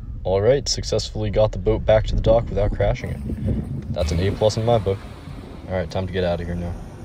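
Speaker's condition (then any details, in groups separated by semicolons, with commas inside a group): No condition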